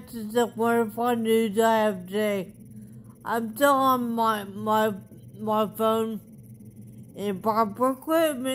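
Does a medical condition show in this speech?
Yes: traumatic brain injury.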